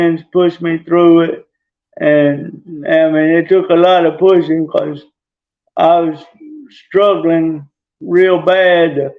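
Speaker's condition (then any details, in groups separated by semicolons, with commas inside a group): Traumatic brain injury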